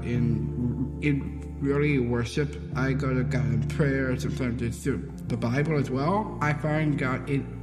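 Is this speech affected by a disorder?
Yes: Down syndrome; congenital, extra chromosome, diagnosed before birth, physical and occupational therapy from 2 months old.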